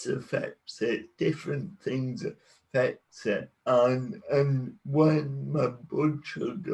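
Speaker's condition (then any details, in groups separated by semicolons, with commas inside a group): Cerebral palsy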